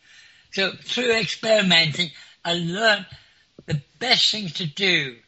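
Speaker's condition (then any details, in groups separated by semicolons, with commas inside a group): Clinically deaf; clinically deaf since school age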